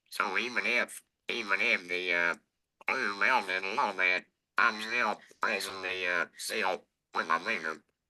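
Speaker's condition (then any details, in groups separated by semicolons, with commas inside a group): Laryngectomy; total laryngectomy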